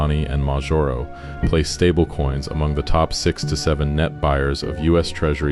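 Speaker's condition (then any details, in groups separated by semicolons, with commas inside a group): No condition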